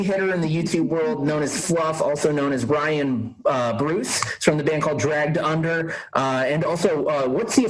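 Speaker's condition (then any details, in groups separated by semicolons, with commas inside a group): No condition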